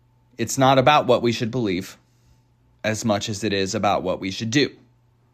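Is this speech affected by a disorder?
No.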